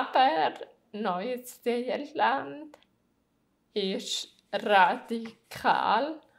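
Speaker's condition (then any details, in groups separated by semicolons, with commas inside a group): Multiple sclerosis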